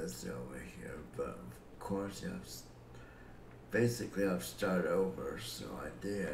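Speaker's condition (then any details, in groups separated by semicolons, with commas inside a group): Cerebral palsy; affects muscle coordination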